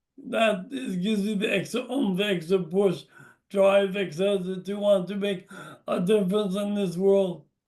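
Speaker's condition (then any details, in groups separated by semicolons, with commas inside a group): Brain injury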